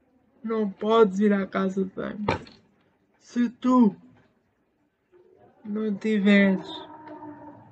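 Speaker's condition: Spastic cerebral palsy; spastic motor type

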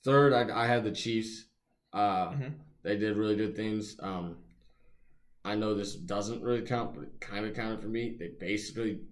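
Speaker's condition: No condition

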